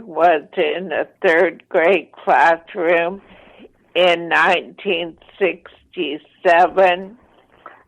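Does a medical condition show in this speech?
Yes: ALS, mild; voice slightly impaired.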